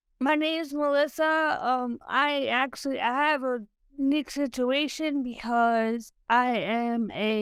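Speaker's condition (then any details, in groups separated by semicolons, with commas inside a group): Cerebral palsy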